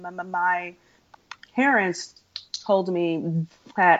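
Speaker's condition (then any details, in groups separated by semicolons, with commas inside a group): Stuttering; stuttering since around age 3, past speech therapy, largely stopped talking for about 5 years; formerly hid stuttering by switching words, deep breaths, fillers like ums and ahs, avoided talking; blocks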